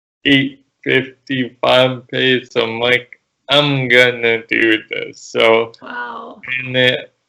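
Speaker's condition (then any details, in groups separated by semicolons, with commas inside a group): Cerebral palsy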